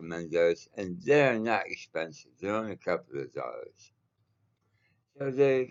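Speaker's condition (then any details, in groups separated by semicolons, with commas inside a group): Mouth cancer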